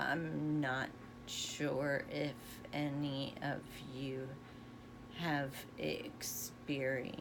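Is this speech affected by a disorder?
Yes: essential tremor.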